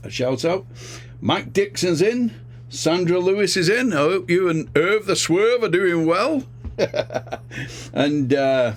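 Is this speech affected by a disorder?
No.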